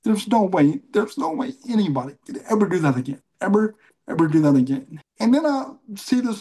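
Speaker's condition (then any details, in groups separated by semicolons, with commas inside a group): Cerebral palsy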